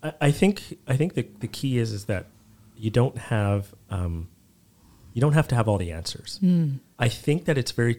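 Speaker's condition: No condition

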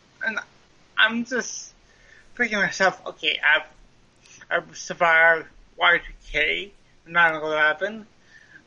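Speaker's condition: Cerebral palsy; mild form, lifelong since childhood, trouble writing, slow running, mile took 21 minutes, school accommodations; speech impediment present during recording; sounds like Wendy's drive-through speaker box, may sound drunk

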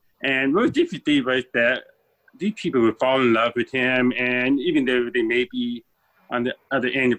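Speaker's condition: Deafness, born deaf

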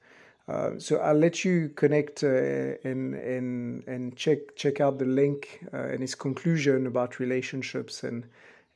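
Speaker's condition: No condition

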